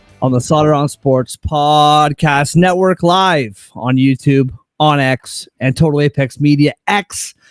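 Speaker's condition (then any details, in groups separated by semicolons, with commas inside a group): No condition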